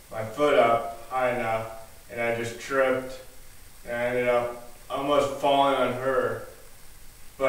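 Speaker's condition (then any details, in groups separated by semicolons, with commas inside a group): Cerebral palsy, spastic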